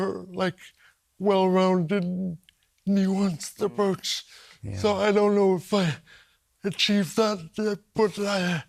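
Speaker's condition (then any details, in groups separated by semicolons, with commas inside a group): Cerebral palsy; quadriplegic cerebral palsy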